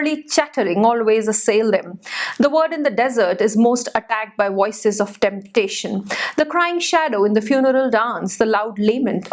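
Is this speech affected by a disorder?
No.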